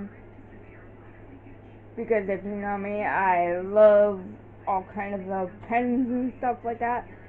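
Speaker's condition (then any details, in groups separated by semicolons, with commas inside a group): Cerebral palsy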